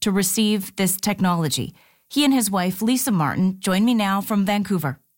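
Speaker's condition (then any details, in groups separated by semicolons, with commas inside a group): No condition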